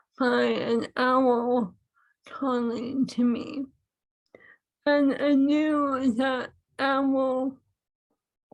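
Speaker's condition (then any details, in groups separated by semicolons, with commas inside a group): ALS; swallowing lost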